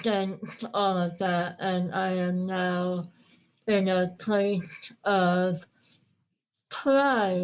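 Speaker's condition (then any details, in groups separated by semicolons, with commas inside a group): Moebius syndrome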